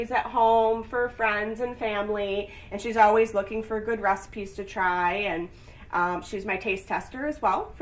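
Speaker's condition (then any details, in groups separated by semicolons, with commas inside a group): No condition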